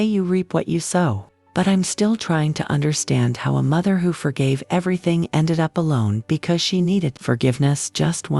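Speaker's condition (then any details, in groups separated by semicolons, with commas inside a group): No condition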